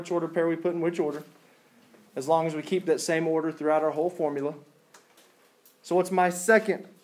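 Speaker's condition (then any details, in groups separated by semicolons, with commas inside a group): No condition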